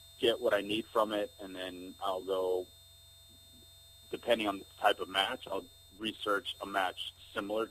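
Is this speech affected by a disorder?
No.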